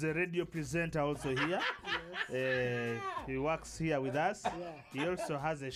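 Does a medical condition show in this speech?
No.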